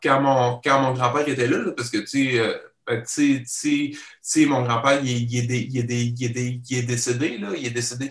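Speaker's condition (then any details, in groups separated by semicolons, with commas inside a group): Stuttering; genetic and neurological; stutters in daily life, partial control keeps spontaneity, full control would need changed voice; repeated sounds, repeated words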